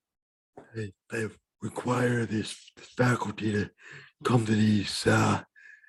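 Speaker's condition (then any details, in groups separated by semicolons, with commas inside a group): Cerebral palsy; needed speech and language therapy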